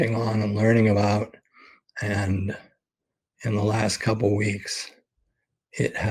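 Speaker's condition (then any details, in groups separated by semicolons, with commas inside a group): ALS; expects to lose voice very soon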